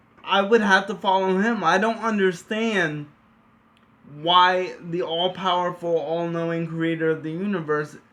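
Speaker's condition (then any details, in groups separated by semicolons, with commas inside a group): Cerebral palsy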